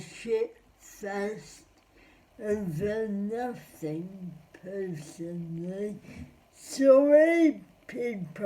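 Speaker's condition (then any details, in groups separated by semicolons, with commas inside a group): Cerebral palsy; spastic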